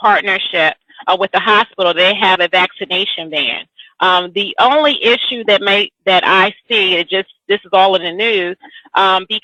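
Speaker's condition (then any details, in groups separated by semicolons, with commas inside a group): No condition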